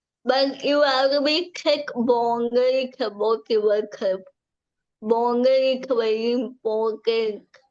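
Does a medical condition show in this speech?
Yes: cerebral palsy; from birth.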